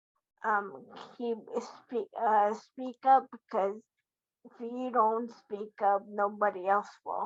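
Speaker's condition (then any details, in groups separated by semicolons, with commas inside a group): Cerebral palsy quadriplegia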